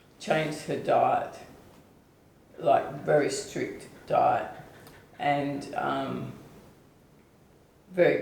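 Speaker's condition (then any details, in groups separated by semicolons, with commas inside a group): ALS/MND; onset foot drop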